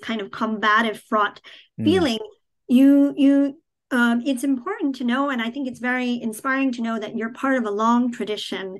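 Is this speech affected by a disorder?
Yes: cleft palate, cleft palate without cleft lip.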